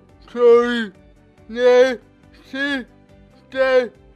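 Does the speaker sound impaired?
Yes: cerebral palsy; cerebral palsy since birth; short replies, host repeats and checks words, 'parálisis cerebral' came out unclear.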